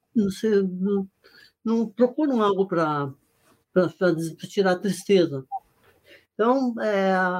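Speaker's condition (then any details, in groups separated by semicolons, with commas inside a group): Parkinson's disease; Parkinson's disease diagnosed 17 years ago, facial rigidity, stiff body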